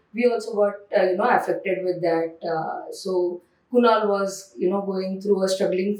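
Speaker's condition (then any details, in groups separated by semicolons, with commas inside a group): No condition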